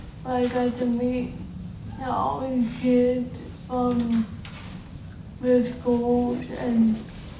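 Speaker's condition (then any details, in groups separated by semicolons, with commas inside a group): Cerebral palsy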